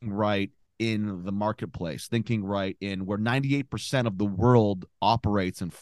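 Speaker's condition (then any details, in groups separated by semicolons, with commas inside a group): No condition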